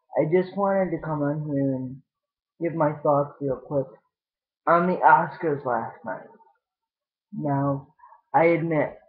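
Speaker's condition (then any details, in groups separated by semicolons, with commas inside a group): Cerebral palsy; lifelong, wheelchair user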